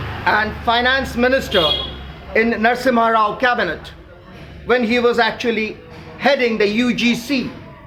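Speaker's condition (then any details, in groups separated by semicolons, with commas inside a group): No condition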